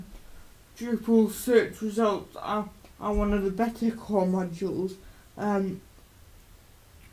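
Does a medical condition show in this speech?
Yes: cerebral palsy.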